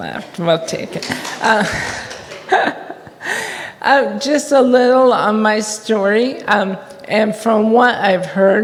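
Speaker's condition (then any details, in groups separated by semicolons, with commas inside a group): ALS; onset in feet, then hands and body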